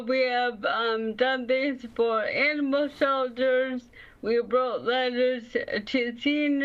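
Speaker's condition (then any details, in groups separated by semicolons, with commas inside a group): ALS; limb onset, right foot first; diagnosed 1.5 years ago, portable wheelchair, right hand, both shoulders weak; slower speech, voice banking done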